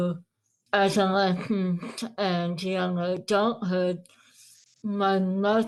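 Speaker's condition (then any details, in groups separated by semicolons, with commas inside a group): Moebius syndrome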